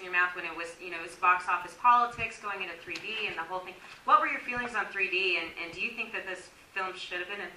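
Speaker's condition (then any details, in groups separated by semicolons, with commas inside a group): No condition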